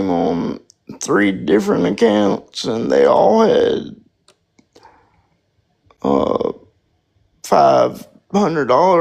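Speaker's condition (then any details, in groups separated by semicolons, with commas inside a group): Spastic quadriplegic cerebral palsy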